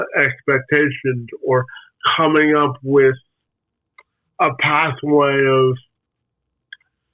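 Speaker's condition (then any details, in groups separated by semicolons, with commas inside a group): Spastic quadriplegic cerebral palsy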